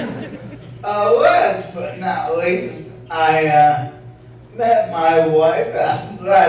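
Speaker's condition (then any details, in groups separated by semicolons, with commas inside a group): ALS; voice sounds impaired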